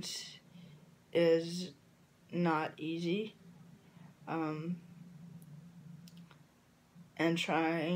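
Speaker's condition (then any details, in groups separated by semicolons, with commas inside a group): Cerebral palsy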